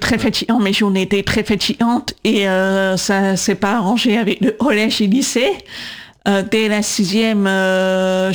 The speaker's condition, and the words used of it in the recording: Deafness. Et ensuite, je prends la parole, l'intelligence artificielle a du mal à me comprendre.